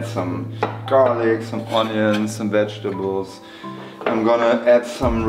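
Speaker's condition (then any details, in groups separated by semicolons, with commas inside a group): No condition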